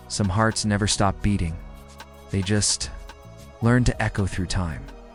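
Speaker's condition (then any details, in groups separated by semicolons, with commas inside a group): No condition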